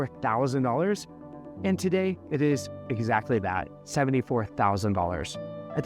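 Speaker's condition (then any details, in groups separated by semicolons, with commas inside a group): No condition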